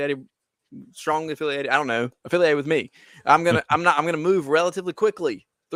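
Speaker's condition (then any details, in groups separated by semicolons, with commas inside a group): No condition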